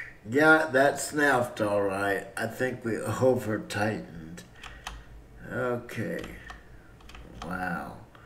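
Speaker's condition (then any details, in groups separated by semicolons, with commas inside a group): Cerebral palsy; breathing fine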